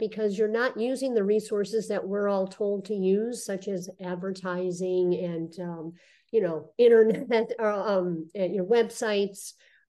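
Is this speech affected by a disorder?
Yes: cleft lip and palate; congenital, surgeries from birth to age 5 including ears, first reconstructive surgery at 17, mouthpiece before; after reconstructive surgery; spoke funny and whistled before reconstruction at 17.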